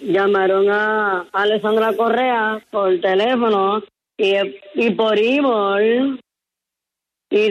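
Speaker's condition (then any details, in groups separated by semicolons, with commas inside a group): Down syndrome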